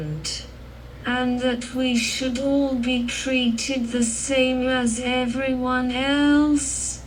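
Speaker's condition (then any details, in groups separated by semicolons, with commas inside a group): Cerebral palsy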